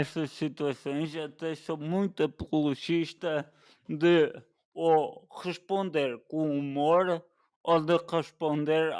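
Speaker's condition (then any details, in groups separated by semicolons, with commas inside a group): Cerebral palsy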